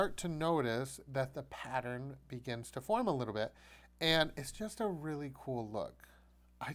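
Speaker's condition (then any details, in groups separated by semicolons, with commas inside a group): No condition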